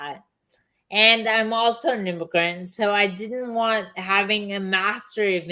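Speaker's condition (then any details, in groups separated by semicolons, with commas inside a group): Chronic lyme disease; voice and speech unclear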